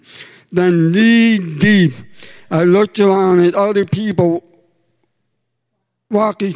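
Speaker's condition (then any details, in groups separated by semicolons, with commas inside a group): Deafness; deaf since childhood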